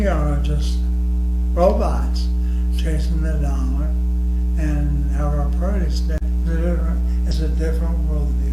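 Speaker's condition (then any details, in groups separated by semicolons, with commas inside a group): ALS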